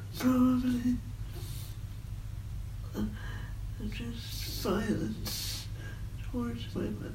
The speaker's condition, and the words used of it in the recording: Cerebral palsy. The reason my voice sounds a bit less to center is I have cerebral palsy, which I know.